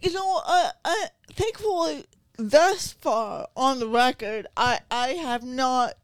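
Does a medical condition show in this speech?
Yes: cerebral palsy.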